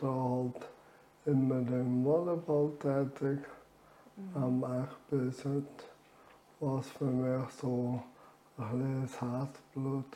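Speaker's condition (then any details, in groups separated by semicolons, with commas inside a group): ALS; reduced air makes talking effortful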